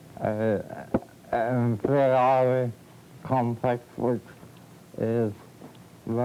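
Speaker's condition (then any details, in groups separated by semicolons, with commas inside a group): Cerebral palsy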